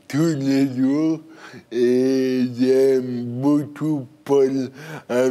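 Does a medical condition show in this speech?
Yes: cerebral palsy; birth injury.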